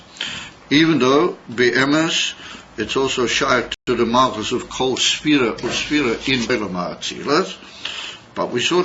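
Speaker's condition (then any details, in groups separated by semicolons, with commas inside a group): No condition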